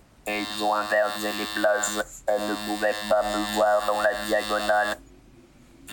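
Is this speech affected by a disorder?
Yes: total pharyngolaryngectomy; no natural voice, cannot shout or laugh, phone understood only by family, caregivers, lost in noise.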